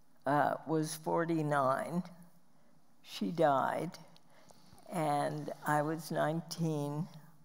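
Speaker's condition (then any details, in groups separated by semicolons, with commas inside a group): Spasmodic dysphonia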